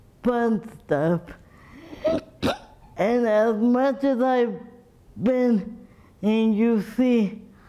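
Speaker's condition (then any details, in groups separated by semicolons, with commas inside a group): Cerebral palsy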